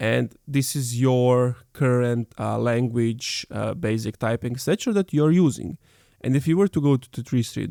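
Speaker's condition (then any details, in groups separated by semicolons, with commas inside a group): No condition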